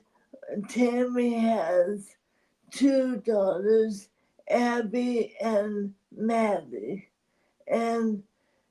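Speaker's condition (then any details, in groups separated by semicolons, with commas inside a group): ALS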